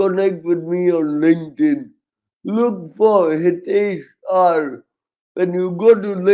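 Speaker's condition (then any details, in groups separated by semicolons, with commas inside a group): Cerebral palsy, severe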